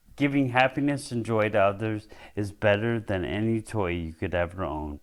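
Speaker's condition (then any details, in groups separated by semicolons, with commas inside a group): ALS; diagnosed a year ago; speech affected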